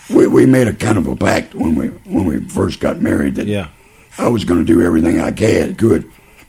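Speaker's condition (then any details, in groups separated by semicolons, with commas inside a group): Laryngeal cancer; about 12 years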